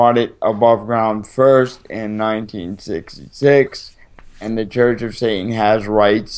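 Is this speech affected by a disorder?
Yes: cerebral palsy.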